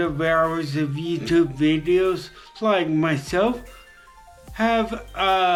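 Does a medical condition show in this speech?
Yes: traumatic brain injury; very debilitating.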